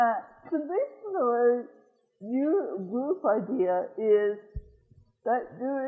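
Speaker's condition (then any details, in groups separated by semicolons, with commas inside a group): Cerebral palsy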